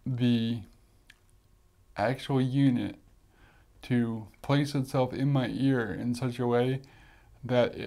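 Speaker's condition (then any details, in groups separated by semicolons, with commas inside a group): Cerebral palsy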